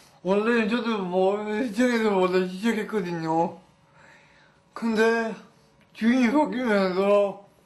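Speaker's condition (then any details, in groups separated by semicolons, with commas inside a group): Grade 1 brain lesion disability, severe; grade 1 brain lesion, joints cannot move freely; grade 1, dresses independently, slow movements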